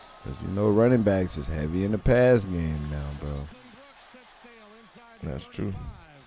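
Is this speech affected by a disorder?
No.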